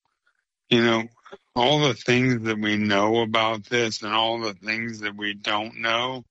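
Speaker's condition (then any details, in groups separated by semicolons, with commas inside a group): ALS; slower progression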